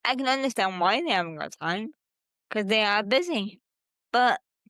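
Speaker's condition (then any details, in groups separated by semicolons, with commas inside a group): Cerebral palsy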